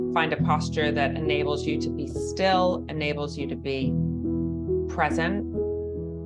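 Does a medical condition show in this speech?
No.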